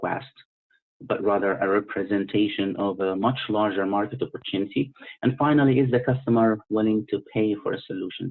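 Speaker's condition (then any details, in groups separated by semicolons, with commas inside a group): No condition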